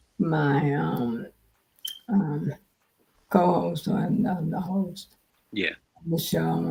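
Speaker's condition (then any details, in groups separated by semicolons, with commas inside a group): Multiple sclerosis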